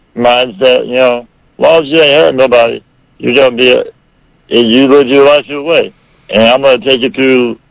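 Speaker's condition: Muscular dystrophy, rare form

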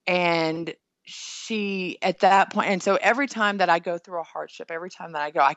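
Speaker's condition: No condition

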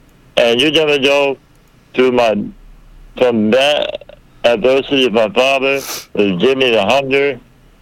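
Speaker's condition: Muscular dystrophy; rare form, about 500 people affected, present from birth, not expected to live past age one

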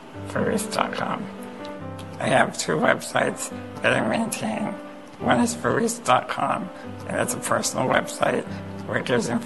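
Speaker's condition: Spinal muscular atrophy; congenital, progressive muscle weakness, bedbound since early 20s, no hand movement, older brother Bernie also affected; tracheostomy and permanent stomach feeding tube for about 10 years, liquid diet, trach suctioning when congested; relies on voice for everything, uses voice recognition computer system

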